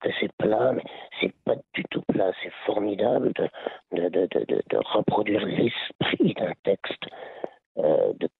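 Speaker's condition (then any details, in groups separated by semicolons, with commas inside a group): Laryngeal cancer; quit over 20 years ago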